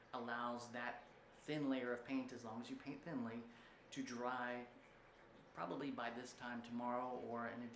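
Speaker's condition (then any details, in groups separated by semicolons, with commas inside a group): No condition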